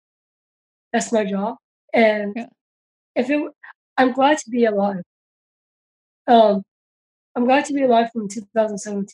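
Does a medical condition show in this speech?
Yes: Down syndrome; used cue cards when first presenting.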